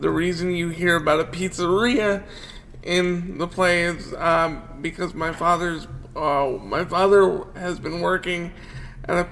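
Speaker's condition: Cerebral palsy; wheelchair user

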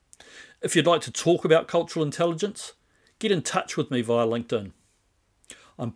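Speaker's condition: No condition

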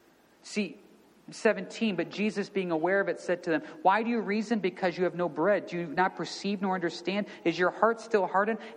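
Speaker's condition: No condition

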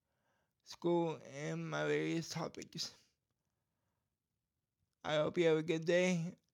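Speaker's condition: Cerebral palsy; voice goes in and out sometimes

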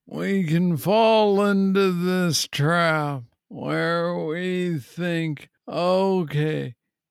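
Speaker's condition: Parkinson's disease; Parkinson's disease diagnosed at age 35, on several Parkinson's medications; recent planned minor foot surgery; Parkinson's affects speech, trouble pronouncing medication names

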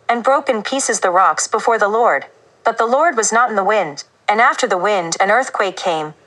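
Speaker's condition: No condition

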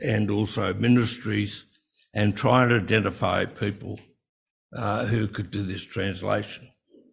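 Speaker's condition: Breathing-related speech difficulty

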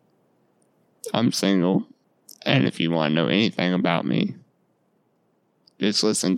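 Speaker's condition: Duchenne muscular dystrophy; lifelong

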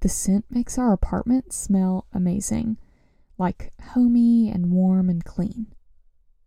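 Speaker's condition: No condition

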